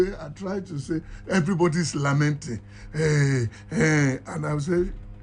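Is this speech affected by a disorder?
No.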